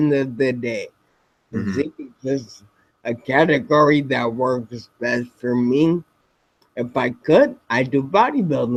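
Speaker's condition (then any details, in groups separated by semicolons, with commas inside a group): Spinocerebellar ataxia type 7, SCA7; speech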